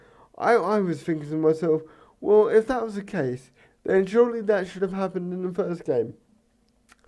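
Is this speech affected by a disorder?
Yes: cerebral palsy.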